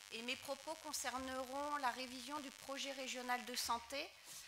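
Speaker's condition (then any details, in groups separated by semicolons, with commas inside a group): No condition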